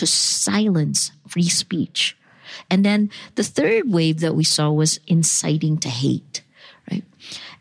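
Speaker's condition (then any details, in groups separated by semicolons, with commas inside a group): No condition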